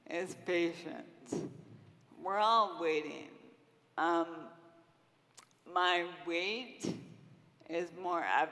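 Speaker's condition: Friedreich's ataxia; progressive

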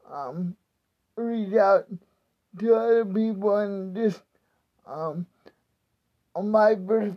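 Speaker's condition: Cerebral palsy; speech not affected by disability

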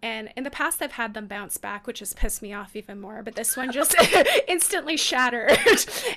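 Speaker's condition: No condition

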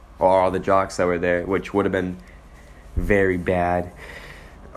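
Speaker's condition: No condition

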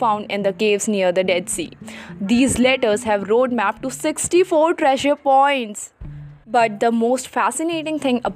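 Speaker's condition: No condition

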